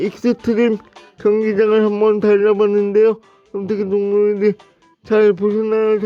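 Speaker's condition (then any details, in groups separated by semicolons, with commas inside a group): Brain lesion disability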